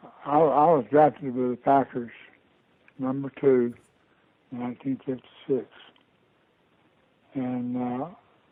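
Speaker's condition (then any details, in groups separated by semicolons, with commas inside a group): Parkinson's disease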